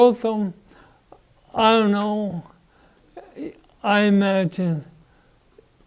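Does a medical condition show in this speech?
Yes: Parkinson's disease.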